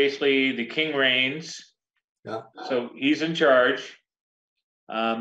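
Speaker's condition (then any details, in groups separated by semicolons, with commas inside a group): No condition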